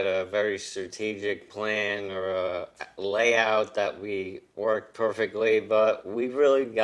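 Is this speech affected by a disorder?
Yes: ALS; arms too weak to use, young-adult onset.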